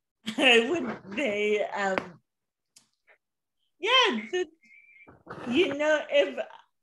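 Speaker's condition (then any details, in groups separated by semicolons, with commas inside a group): Cerebral palsy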